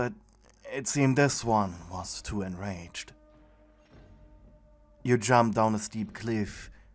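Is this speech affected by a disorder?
No.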